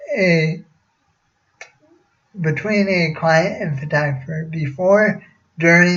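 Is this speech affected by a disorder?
Yes: cerebral palsy.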